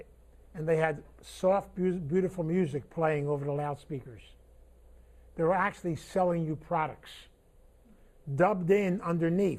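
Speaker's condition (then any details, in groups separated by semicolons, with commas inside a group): No condition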